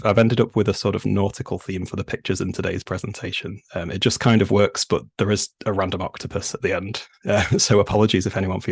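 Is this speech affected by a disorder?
No.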